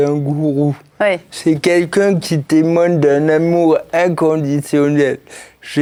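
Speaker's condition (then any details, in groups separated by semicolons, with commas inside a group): Cerebral palsy; since birth, birth injury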